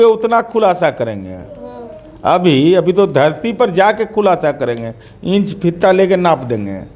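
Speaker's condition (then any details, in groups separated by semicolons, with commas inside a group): No condition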